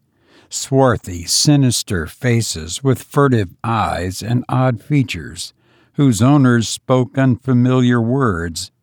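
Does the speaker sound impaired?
No.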